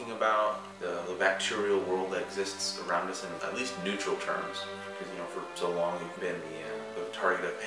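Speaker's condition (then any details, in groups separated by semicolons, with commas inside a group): No condition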